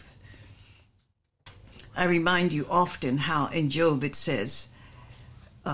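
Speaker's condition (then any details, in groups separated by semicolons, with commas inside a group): No condition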